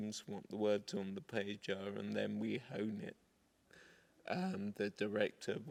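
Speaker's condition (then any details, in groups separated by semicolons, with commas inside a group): Multiple sclerosis, progressive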